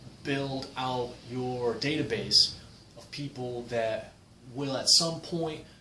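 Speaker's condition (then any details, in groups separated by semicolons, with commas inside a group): No condition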